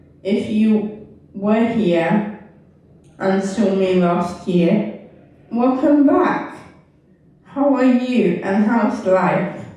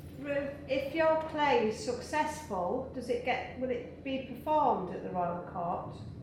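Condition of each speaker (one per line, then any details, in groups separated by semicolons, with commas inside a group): Cerebral palsy; left side weaker; hand tires quickly, uses voice dictation
No condition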